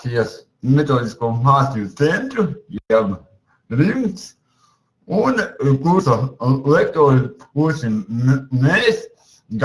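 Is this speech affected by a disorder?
Yes: cerebral palsy; speech not very clear.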